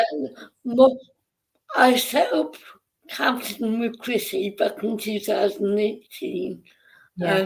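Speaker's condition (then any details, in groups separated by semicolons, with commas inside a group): Cerebral palsy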